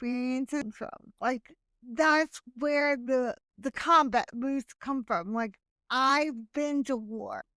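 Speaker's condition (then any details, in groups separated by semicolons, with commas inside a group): Right hemiplegia cerebral palsy; very mild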